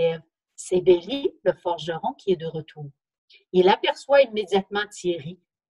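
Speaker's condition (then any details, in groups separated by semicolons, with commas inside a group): No condition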